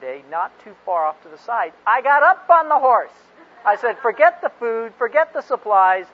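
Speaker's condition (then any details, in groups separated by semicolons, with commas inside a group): No condition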